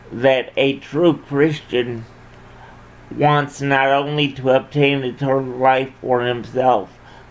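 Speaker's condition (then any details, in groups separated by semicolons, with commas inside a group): Cerebral palsy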